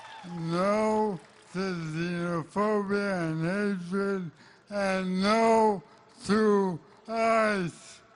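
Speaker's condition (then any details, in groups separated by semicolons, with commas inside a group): ALS; weak voice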